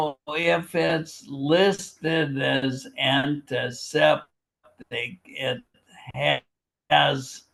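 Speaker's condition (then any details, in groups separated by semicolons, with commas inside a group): Primary lateral sclerosis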